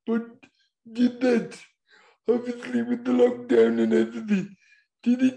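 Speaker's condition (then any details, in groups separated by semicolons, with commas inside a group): Cerebral palsy; voice described as unusual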